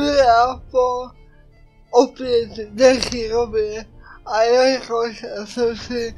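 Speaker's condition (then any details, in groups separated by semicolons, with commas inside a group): Cerebral palsy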